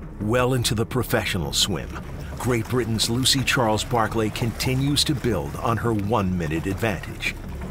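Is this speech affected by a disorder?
No.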